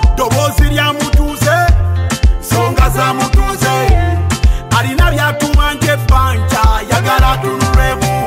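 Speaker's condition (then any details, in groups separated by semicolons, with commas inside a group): No condition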